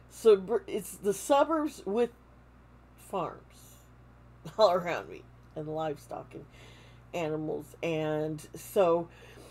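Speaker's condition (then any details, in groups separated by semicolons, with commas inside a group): No condition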